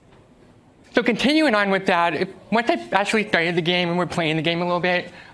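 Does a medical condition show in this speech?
Yes: deafness; uses American Sign Language, cannot follow game voice chat or spoken cues amid noise.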